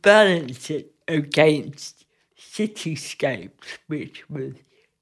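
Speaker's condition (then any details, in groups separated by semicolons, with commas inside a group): Cerebral palsy; frequent loss of balance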